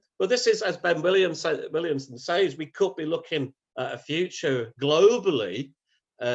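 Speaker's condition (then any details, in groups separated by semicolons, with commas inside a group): No condition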